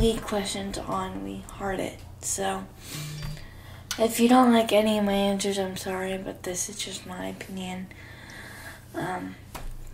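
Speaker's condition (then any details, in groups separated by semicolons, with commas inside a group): Cerebral palsy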